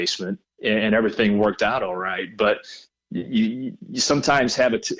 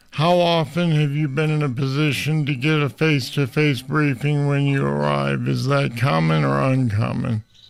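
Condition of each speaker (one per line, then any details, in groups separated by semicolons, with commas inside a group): No condition
Parkinson's disease; deep brain stimulators; voice affected, sounds accented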